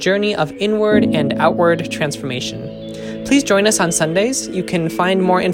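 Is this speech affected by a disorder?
No.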